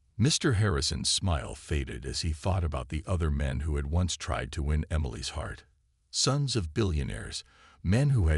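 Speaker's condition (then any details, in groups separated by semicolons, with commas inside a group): No condition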